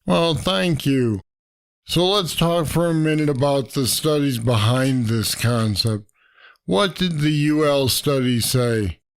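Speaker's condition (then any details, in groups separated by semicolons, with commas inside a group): Parkinson's disease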